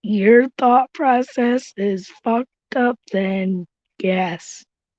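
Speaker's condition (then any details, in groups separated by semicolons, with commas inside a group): Cerebral palsy; tracheotomy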